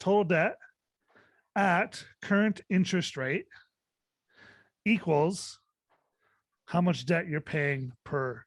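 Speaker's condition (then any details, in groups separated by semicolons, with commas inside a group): No condition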